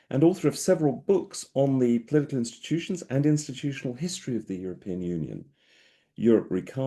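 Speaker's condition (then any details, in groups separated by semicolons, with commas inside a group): No condition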